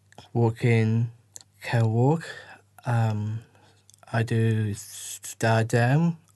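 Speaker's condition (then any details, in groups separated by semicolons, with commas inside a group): Down syndrome; word-finding difficulty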